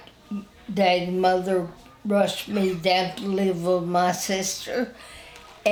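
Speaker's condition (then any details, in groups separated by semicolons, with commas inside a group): Spinal ataxia; wheelchair user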